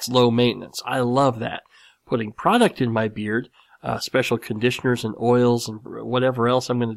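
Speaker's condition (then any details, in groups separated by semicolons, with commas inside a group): Cleft lip and palate; nose still slightly crooked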